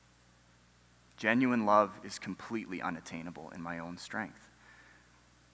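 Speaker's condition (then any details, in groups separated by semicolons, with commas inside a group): No condition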